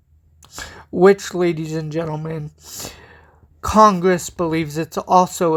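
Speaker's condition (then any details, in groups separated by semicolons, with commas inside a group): Cerebral palsy; from birth, walks with walker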